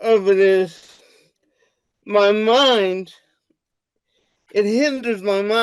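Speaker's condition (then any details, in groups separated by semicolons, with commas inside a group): Cerebral palsy; wheelchair user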